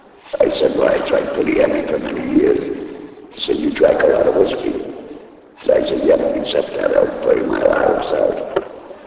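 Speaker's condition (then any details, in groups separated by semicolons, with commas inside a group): Laryngectomy; device placed in throat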